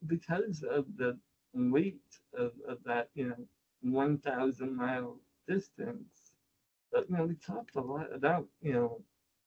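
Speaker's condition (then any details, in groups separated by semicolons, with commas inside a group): Spinal muscular atrophy, type 2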